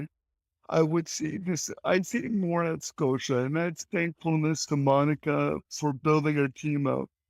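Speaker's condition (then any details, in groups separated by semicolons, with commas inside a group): Cerebral palsy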